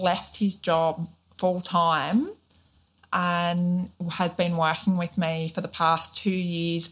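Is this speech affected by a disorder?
Yes: deafness, profound; born deaf, recessive gene, Auslan sign language first language, started speaking at age 5; cannot hear interviewer, lip reads questions via recording platform, signs while answering; weekly private speech therapy in childhood, speaks clearly, bilingual Auslan and spoken English.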